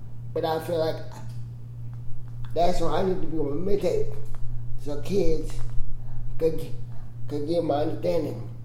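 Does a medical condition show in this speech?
Yes: cerebral palsy; congenital, present from birth; prevents flowing speech, says a few words then staggers, teacher Duke sings main rap vocals.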